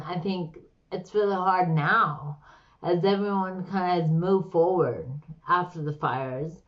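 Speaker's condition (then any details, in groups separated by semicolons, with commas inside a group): Slurred speech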